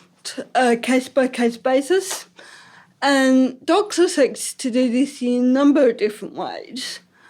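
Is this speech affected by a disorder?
Yes: ataxic cerebral palsy; ataxic type, from birth, coordination and balance affected, crutches; diagnosed around age three, slower walking and handwriting.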